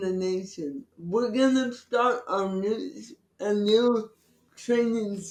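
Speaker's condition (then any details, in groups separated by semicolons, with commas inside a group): Cerebral palsy; from birth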